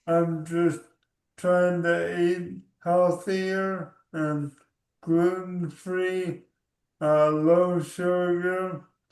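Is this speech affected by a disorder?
Yes: ALS.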